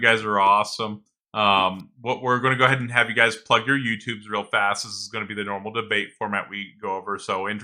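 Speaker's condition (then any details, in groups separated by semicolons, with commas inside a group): No condition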